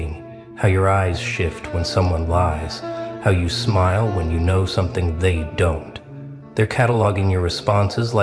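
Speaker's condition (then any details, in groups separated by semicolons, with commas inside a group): No condition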